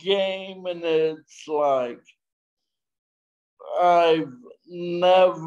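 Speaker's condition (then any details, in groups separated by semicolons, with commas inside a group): Traumatic brain injury; almost 40 years since injury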